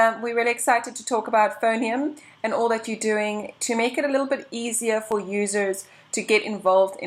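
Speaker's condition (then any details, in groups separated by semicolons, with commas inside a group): No condition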